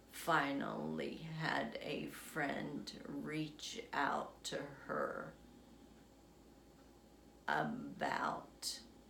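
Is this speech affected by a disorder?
Yes: essential tremor; affects legs as well.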